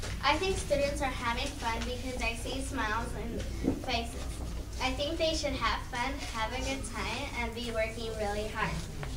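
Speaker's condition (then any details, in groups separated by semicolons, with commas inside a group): No condition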